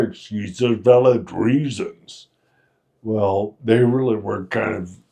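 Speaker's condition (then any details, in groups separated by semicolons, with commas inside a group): Friedreich's ataxia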